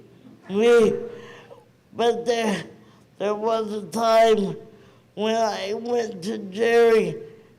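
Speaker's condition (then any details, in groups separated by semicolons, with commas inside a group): Cerebral palsy; present from birth, premature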